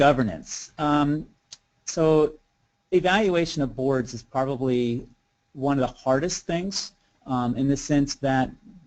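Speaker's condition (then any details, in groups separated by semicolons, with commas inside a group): No condition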